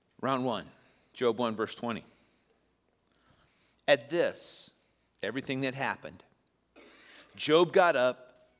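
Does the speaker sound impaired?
No.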